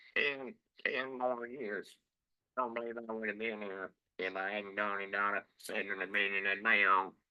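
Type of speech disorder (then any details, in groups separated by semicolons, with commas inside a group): Electrolarynx speech; laryngectomy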